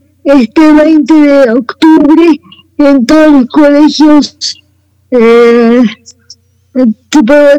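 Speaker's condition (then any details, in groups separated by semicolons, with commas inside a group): Cerebral palsy; wheelchair user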